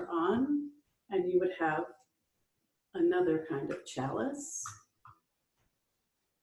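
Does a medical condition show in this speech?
No.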